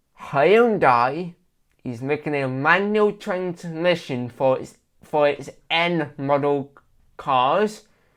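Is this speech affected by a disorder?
Yes: cerebral palsy with stammer.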